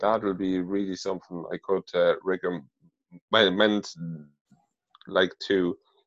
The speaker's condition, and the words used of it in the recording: Stuttering. Now I still stutter, and I will stutter continuously there and there, like a bit, you know, but it improved a lot, like, so.